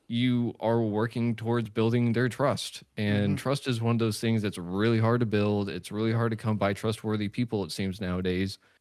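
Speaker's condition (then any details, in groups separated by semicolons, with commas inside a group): No condition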